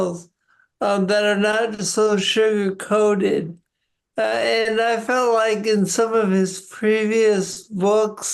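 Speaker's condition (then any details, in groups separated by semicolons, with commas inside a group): Parkinson's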